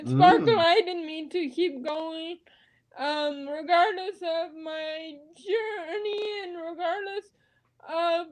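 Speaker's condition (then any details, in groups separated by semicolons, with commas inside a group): Cerebral palsy; spasticity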